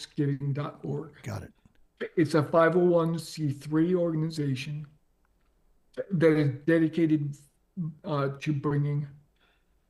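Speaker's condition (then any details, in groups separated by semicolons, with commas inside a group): ALS; progressive, onset leg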